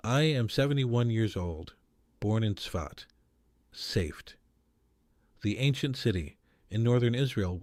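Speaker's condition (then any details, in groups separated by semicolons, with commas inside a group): No condition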